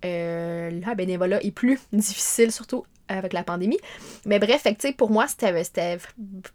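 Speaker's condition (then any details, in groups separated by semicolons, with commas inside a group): Stuttering; meditation practice for some years, found helpful; repeated sounds, repeated words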